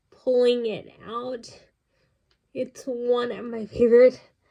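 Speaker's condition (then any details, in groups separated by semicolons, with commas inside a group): Cerebral palsy; congenital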